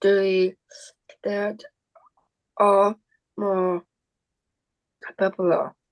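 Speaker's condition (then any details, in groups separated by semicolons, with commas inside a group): Down syndrome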